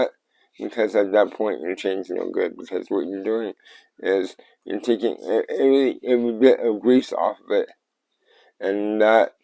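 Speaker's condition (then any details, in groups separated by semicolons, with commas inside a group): Cerebral palsy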